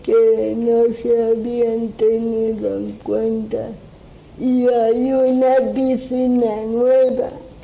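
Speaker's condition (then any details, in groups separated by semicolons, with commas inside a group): Cerebral palsy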